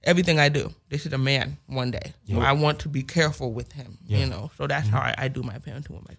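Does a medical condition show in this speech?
Yes: hearing loss with speech impediment; congenital hearing loss, 70% deaf one ear, 30% other, grandmother had hearing problems, diagnosed end of first grade; specialized hearing aids needed, can hear; only comfortable speaking within last year or so.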